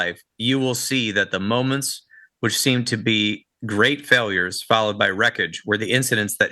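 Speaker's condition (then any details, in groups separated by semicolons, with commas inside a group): No condition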